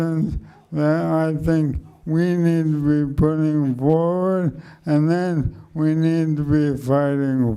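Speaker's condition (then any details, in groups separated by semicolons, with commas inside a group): Motor neuron degeneration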